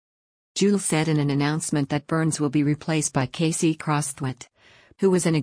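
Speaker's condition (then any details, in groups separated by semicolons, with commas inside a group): No condition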